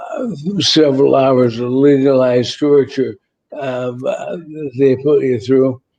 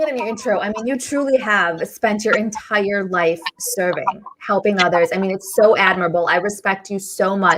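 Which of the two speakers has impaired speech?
The first: ALS; about one year since diagnosis, weak getting up, uses lift; voice tires, needs rest.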